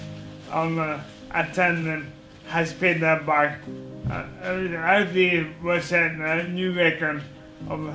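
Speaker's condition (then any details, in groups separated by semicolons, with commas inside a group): Motor neurone disease; muscle wasting, especially shoulders; diagnosed 6 years ago, deteriorating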